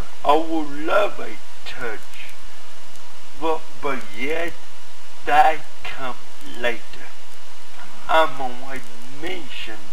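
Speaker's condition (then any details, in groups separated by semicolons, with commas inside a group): Cerebral palsy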